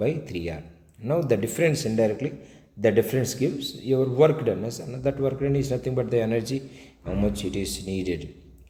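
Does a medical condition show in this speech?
No.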